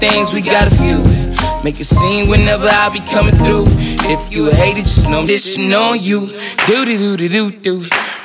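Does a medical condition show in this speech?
No.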